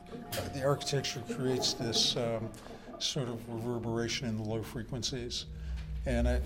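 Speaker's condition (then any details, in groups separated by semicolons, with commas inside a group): No condition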